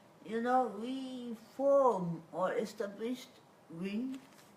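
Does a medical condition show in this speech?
Yes: cerebral palsy; whole body affected.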